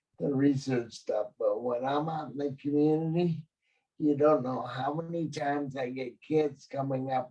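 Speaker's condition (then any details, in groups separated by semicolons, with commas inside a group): Cerebral palsy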